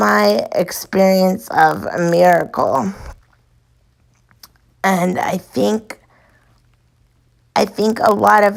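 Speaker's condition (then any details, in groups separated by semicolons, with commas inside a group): Cerebral palsy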